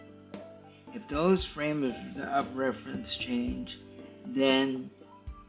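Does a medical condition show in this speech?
Yes: cerebral palsy; stiff muscles.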